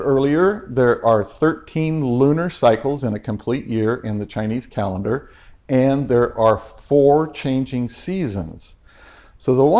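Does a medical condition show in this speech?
No.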